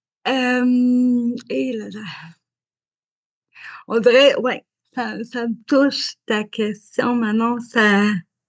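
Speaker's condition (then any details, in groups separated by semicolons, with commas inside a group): Cerebral palsy; spastic diplegic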